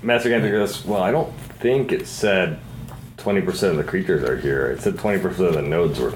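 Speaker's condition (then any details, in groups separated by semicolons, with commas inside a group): No condition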